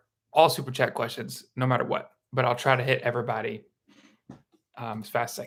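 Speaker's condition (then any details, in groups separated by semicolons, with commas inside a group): No condition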